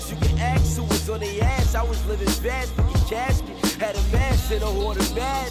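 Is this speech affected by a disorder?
No.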